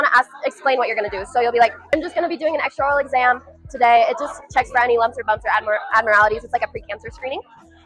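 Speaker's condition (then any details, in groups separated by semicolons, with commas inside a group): No condition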